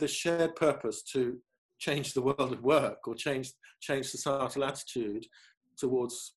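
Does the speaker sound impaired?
Yes: stammer; stammer since childhood; stammers openly, accepts own stuttering voice, keeps stuttering in edited videos; stammers mainly on hard consonants, worse when tired or nervous, formerly long-winded word substitution, avoidance; here repeated words, prolonged sounds.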